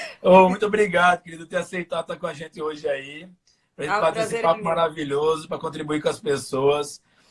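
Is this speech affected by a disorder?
No.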